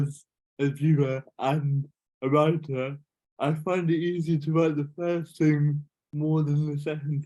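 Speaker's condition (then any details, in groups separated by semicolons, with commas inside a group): Cerebral palsy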